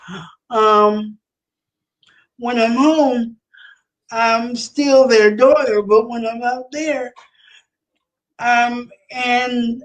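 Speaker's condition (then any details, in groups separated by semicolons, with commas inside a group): Cerebral palsy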